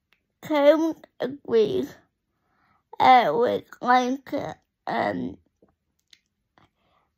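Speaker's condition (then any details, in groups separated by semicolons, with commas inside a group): Cerebral palsy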